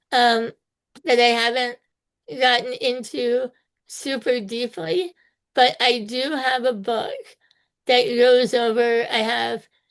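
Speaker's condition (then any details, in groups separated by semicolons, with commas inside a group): Spinal muscular atrophy type two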